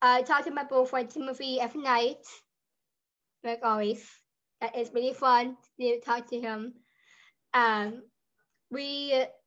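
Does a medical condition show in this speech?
Yes: Down syndrome; adult with Down syndrome.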